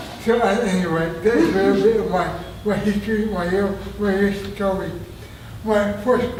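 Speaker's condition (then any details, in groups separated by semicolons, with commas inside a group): Traumatic brain injury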